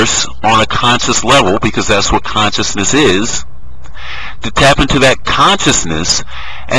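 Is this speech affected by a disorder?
No.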